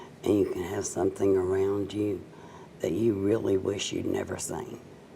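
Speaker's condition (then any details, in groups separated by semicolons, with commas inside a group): Cerebral palsy, mild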